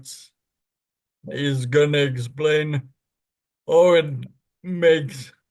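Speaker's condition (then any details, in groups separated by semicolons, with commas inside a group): Friedreich's ataxia; spasticity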